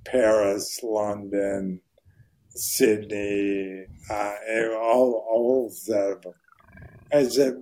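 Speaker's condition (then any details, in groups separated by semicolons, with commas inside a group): ALS; voice very hoarse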